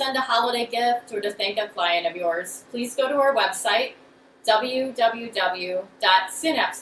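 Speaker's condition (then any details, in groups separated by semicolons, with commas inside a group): No condition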